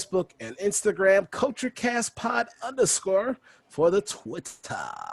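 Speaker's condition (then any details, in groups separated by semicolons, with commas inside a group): No condition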